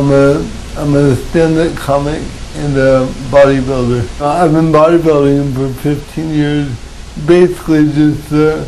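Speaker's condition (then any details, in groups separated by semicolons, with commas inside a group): Cerebral palsy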